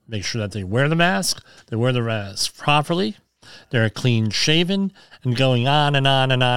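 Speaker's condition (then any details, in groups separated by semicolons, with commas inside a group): Cleft lip and palate; present since childhood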